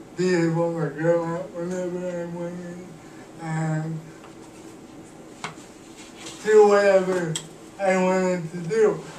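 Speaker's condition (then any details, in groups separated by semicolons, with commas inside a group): Cerebral palsy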